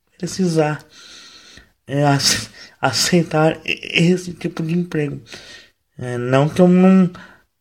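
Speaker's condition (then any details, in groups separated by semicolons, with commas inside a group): Cerebral palsy, mild; wheelchair user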